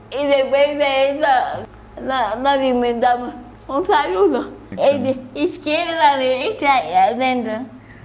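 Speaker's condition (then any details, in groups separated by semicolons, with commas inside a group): Cerebral palsy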